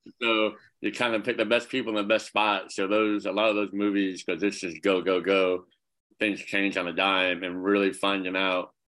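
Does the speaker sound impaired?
Yes: cleft palate; congenital, severe, nose and upper lip a bubble, teeth or nose, many surgeries; speech impediment growing up, speech therapy all through school.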